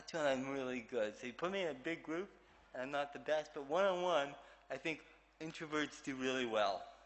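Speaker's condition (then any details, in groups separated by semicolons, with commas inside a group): Cerebral palsy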